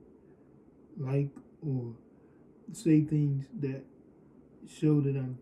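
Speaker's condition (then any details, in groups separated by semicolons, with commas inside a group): Cerebral palsy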